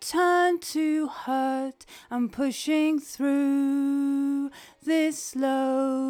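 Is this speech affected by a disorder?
No.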